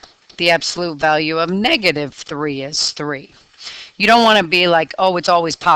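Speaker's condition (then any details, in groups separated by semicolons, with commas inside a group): No condition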